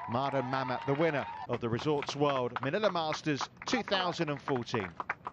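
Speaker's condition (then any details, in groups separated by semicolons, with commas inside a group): No condition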